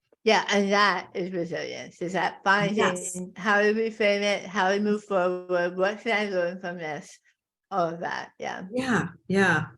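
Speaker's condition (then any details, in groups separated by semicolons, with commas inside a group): Tongue cancer; stage four tongue carcinoma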